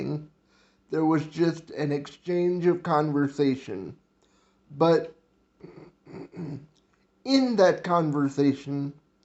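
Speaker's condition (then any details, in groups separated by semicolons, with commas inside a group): Cerebral palsy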